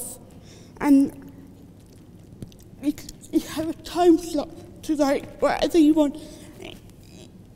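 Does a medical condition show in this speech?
Yes: cerebral palsy; from birth.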